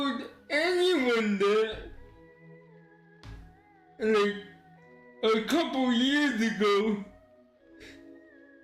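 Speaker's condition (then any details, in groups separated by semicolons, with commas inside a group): Cerebral palsy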